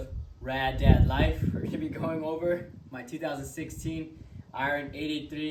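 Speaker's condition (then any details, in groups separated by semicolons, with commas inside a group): No condition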